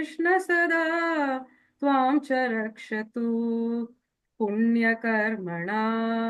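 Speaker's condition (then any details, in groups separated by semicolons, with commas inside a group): No condition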